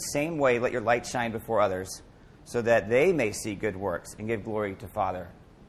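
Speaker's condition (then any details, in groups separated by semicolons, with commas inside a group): No condition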